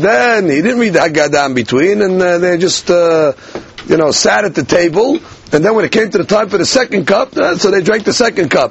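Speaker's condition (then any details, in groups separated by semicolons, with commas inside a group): No condition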